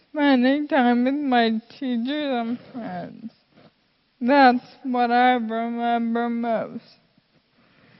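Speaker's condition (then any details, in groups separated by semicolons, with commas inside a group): Friedreich's ataxia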